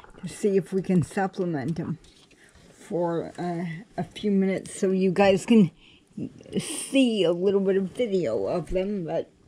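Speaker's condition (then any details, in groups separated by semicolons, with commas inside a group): Cerebral palsy; affects standing and balance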